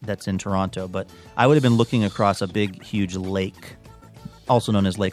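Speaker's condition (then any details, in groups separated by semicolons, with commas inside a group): No condition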